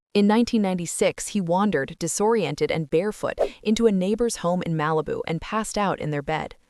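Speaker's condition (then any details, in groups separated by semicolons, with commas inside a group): No condition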